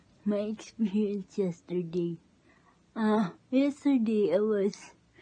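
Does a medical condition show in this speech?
Yes: cerebral palsy; present from birth, cannot walk.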